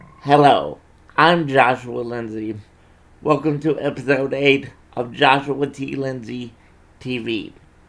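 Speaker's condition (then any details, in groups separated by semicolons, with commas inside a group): Cerebral palsy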